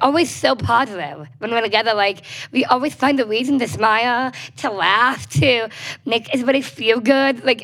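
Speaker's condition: Down syndrome

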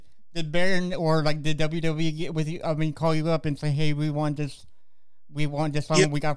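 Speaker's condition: Cerebral palsy; walks with walker

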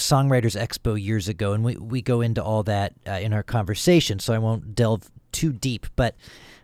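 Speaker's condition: No condition

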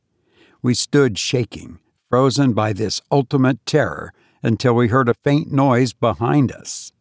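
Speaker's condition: No condition

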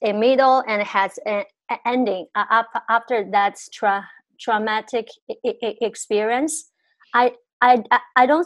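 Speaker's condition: Stuttering; onset around age 5 to 6 in China, only family member who stutters; not severe at onset, much worse after eighth-grade bullying, unable to tell stories, blocks, repetitions, hidden; repeated sounds, repeated words, blocks

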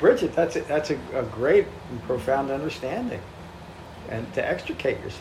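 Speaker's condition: No condition

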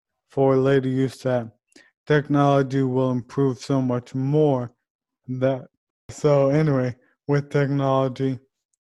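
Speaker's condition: ALS; neurodegenerative motor neuron disease

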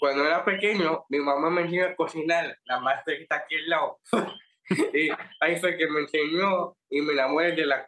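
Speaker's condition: Down syndrome; adult man aged 26 to 27

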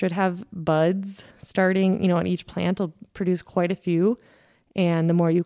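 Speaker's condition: No condition

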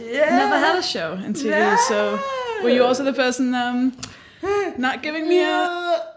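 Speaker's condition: No condition

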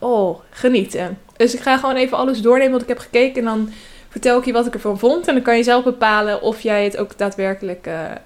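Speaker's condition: No condition

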